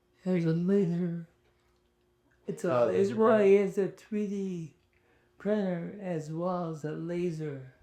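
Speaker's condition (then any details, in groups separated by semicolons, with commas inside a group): ALS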